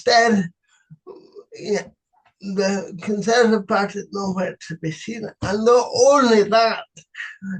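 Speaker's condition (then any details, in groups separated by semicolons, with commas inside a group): Cerebral palsy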